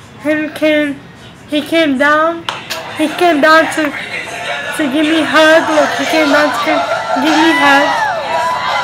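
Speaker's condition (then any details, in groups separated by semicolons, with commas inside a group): Cerebral palsy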